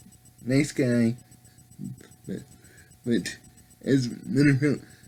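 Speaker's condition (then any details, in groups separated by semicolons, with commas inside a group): Cerebral palsy; affects all muscles; able to speak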